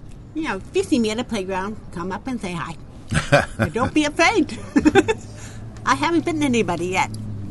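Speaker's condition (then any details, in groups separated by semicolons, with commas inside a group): Deafness; genetic hereditary nerve deafness, born hearing or hard of hearing, profoundly deaf by age five; cochlear implants for a couple of years, bypass damaged nerve, formerly hearing aids, groups still hard; deaf-sounding voice, mistaken for drunk slurring, sometimes taken as German accent, speech learned while hearing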